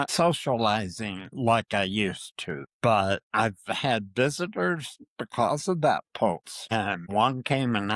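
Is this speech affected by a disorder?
Yes: Parkinson's disease.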